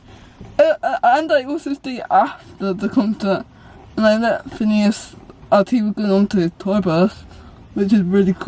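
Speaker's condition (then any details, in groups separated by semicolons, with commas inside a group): Cerebral palsy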